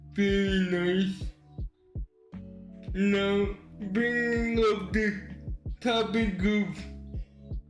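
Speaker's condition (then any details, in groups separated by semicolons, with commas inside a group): Cerebral palsy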